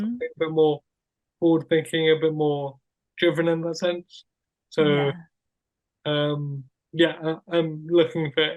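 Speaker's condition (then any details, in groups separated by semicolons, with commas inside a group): Cerebral palsy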